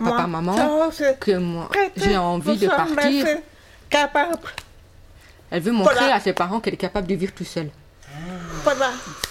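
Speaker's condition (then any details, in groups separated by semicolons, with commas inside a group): Deafness with cochlear implant, acquired progressive hearing loss; profound deafness, not from birth, hearing aid before, gradual then complete hearing loss; mother pushed oral speech, parents refused sign language, ordinary school, implant enables complete sentences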